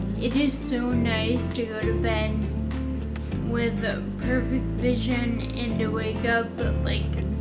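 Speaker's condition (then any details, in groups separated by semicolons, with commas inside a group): Friedreich's ataxia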